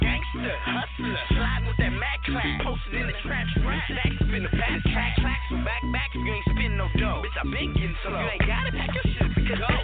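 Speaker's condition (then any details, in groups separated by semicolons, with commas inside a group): No condition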